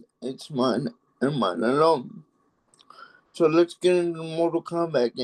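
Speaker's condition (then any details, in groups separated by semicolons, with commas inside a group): Cerebral palsy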